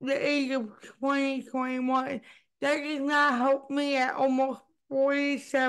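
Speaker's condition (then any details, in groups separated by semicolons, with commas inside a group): Cerebral palsy; spastic type, diagnosed around age two, childhood orthopedic surgery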